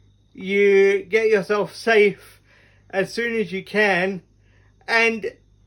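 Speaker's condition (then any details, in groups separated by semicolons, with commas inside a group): Cerebral palsy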